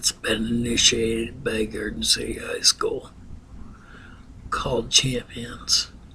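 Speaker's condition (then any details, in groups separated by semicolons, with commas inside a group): Ataxia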